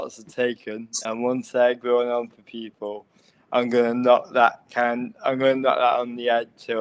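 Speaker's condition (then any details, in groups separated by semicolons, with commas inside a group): Cerebral palsy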